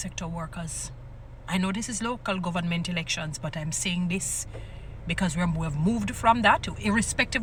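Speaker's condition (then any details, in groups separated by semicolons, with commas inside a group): No condition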